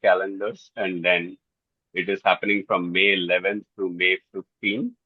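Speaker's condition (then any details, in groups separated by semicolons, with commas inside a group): No condition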